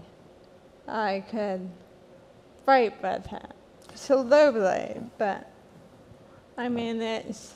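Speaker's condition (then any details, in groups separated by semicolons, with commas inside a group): Hereditary spastic paraplegia; motor neuron disease variant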